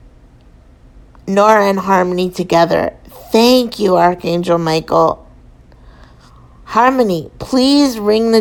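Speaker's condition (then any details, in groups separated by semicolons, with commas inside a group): Cerebral palsy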